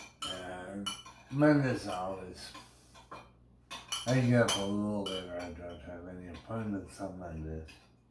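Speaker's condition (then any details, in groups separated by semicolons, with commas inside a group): Brain injury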